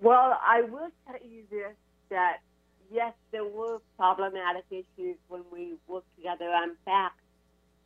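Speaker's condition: Cerebral palsy; from infancy

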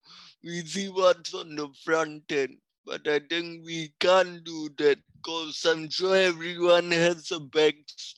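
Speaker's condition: Cerebral palsy; speech affected

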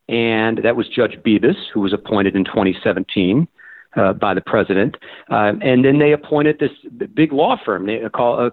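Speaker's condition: No condition

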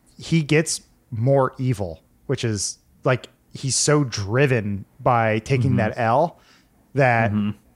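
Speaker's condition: No condition

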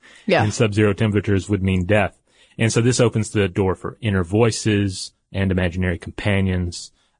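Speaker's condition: No condition

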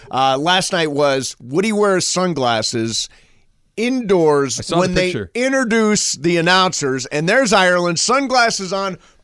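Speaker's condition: No condition

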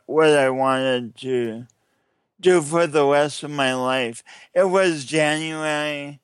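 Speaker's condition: Cerebral palsy; coordination difficulties

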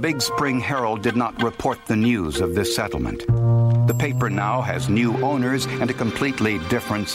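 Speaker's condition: No condition

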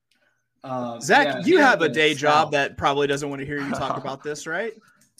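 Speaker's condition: No condition

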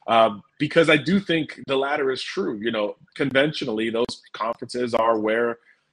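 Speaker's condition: No condition

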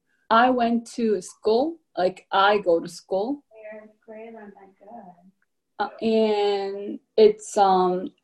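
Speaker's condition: Aphasia; aphasia caused by stroke, onset 3 years ago

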